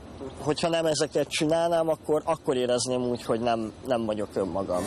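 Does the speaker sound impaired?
Yes: cleft lip and palate; congenital cleft lip with cleft palate, small palatal cleft, 27-30 operations mostly plastic surgery; head-tilting drinking habit persists; mouth and voice noticed as odd by other children in childhood, liquids leaked through nose in infancy.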